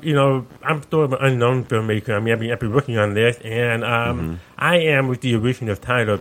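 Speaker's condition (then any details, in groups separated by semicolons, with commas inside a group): Profound deafness, deaf accent, sensorineural hearing loss; sounds different, listeners ask where accent is from, parents taught speech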